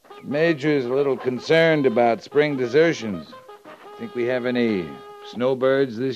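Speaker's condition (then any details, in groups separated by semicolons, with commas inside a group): No condition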